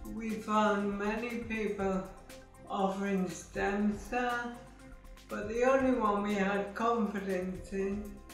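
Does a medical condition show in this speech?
Yes: motor neuron disease; rapid progression, mobility affected, infusions and stem cell therapy.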